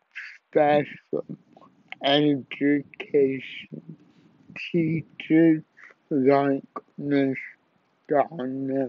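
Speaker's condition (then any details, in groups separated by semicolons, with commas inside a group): Cerebral palsy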